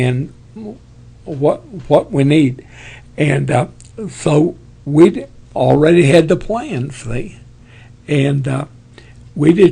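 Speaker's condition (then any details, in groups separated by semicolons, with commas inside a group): Parkinson's; tremors as early symptom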